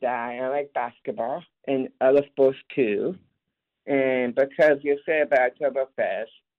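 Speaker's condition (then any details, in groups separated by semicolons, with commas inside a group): Down syndrome; lives independently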